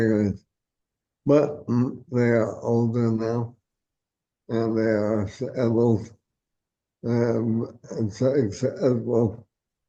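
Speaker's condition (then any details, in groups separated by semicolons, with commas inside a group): ALS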